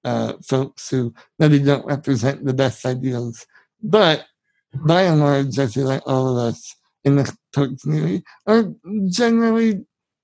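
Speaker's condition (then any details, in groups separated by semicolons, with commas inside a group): Spinal muscular atrophy, severe; genetic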